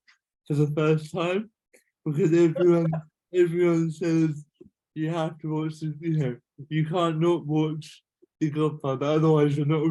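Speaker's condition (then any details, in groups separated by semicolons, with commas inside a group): Cerebral palsy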